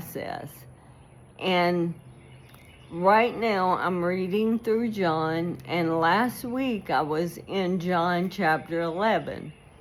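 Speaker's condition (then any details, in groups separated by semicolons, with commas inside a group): ALS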